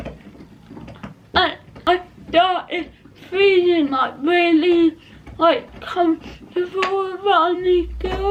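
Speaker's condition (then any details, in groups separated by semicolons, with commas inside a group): Cerebral palsy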